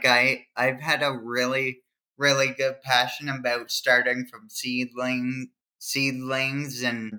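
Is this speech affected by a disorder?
Yes: cerebral palsy; from birth, brain injury from oxygen loss at fast birth, trouble remembering multiple tasks, hand movement and writing difficulty; plant work at MacArthur's nursery as therapy for hand movements and writing.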